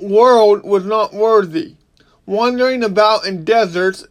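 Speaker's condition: Cerebral palsy; possibly lifelong

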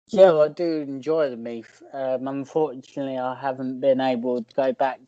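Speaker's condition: Cerebral palsy

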